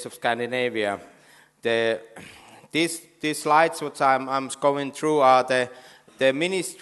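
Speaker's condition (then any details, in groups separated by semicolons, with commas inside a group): No condition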